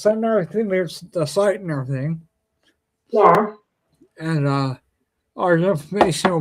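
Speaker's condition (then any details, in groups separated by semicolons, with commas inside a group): Ataxia; speech impediment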